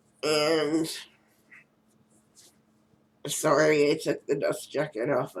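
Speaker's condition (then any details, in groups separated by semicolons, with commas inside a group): Cerebral palsy; first word not said quite right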